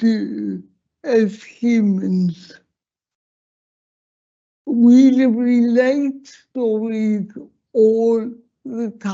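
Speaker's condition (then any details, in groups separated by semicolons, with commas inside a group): Slurred speech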